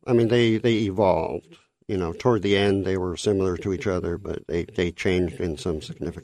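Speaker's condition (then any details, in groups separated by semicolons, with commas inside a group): Cleft lip and palate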